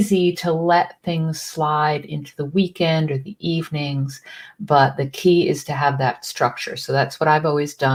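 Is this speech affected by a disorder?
No.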